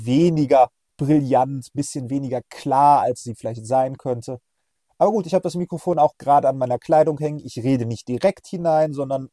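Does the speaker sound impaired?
No.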